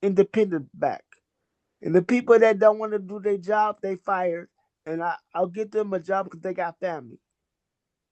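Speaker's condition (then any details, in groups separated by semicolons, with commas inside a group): Cerebral palsy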